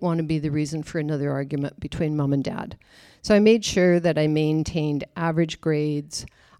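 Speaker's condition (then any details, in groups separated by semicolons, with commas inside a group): No condition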